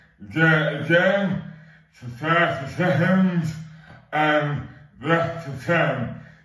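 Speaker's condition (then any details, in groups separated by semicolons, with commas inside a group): Dystonia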